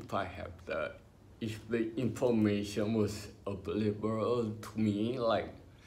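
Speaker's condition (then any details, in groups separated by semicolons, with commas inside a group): Ataxia; spinocerebellar, progressive degenerative, began with trembling hands; about 20 years since onset, does exercise; affects talking, speaking used as speech therapy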